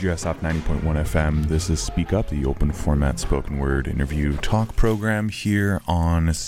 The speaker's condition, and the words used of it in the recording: None; typical speech.